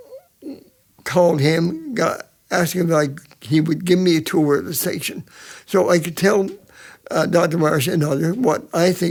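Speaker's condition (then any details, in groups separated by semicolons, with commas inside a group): Cerebral palsy; present from birth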